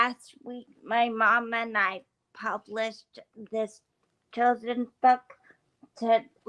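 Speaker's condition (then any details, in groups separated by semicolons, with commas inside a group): Brain injury from boulder; uses wheelchair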